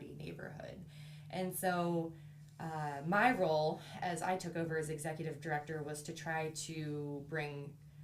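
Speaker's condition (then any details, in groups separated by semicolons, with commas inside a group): No condition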